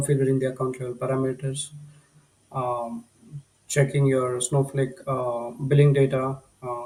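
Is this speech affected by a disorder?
No.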